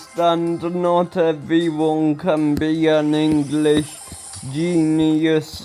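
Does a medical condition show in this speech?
Yes: ataxia; speech recently worse.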